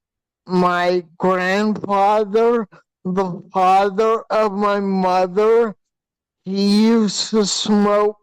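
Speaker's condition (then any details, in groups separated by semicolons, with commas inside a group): Hydrocephalus with shunt failure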